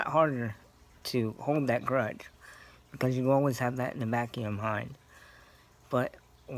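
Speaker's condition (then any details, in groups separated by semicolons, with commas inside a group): Cerebral palsy; scoliosis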